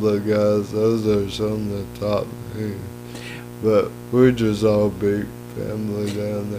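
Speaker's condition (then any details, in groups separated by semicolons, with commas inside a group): Cerebral palsy; lifelong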